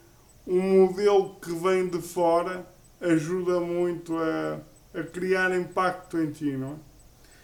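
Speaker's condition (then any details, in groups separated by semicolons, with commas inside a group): Cerebral palsy; uses a wheelchair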